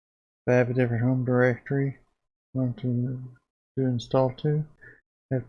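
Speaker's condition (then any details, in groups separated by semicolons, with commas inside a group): Parkinson's; onset dystonia left arm, DBS implant four years after diagnosis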